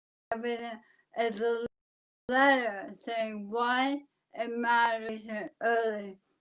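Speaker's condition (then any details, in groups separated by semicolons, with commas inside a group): ALS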